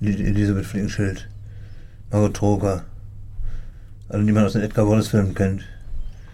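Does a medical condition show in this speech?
Yes: Parkinson's disease; symptoms initially ignored, brainstem and movement affected, fine motor decline, shrinking handwriting; impaired fine motor skills, unusual posture, 90 percent disability, gets attacks, daily tasks take longer; says speech, cognition and memory not affected by Parkinson.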